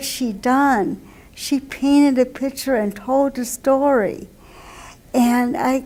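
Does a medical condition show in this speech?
Yes: cerebral palsy; wheelchair user.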